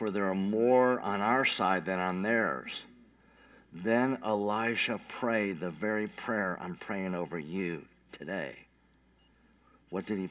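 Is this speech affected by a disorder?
Yes: cleft palate; revived by nurse.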